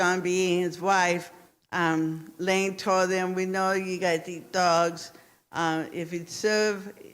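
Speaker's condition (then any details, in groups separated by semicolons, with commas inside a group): Cerebral palsy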